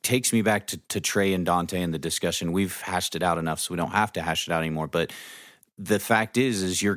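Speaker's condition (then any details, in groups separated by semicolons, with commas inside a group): No condition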